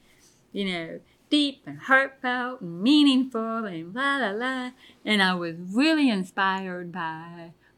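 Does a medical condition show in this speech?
Yes: deafness; pretty bad tinnitus.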